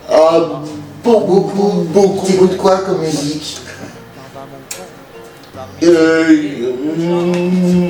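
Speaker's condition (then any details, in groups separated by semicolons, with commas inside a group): Cerebral palsy; uses wheelchair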